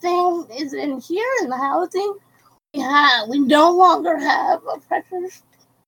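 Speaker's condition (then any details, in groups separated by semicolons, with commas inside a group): Cerebral palsy; quadriplegic, wheelchair user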